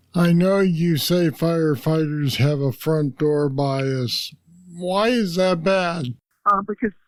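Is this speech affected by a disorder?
Yes: Parkinson's disease; deep brain stimulators.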